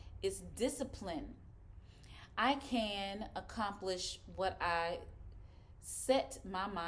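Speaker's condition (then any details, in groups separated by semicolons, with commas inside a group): No condition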